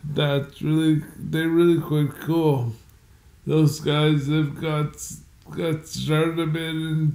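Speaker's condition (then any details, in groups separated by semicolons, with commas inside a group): Multiple sclerosis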